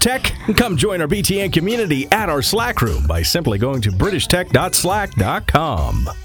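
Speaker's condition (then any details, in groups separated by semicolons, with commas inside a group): No condition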